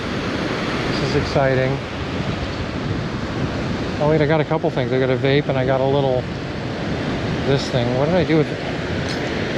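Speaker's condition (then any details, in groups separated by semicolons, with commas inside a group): No condition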